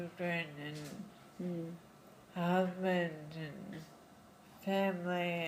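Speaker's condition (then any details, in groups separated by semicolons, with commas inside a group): Friedreich's ataxia; diagnosed in childhood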